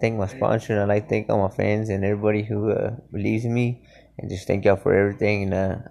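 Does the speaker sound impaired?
No.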